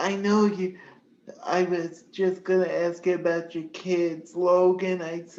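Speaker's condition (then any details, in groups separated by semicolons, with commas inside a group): Cerebral palsy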